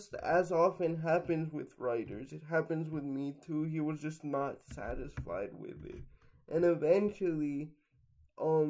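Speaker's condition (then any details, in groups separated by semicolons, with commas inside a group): Cerebral palsy, mixed, mild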